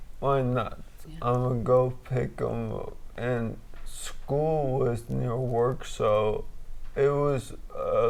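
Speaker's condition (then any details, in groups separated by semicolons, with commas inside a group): Traumatic brain injury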